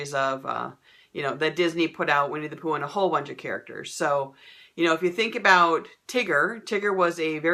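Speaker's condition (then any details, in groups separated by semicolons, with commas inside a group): No condition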